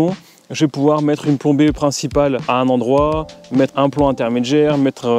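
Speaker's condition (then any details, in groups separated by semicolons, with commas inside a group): No condition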